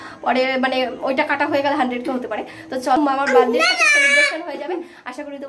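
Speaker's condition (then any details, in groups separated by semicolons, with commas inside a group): No condition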